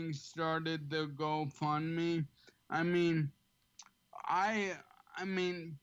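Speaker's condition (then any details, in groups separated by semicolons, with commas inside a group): ALS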